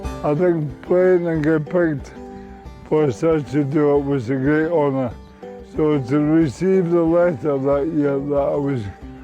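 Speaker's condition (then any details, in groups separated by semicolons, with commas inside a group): Motor neuron disease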